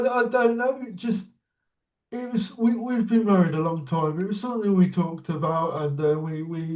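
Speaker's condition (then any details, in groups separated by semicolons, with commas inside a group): Cerebral palsy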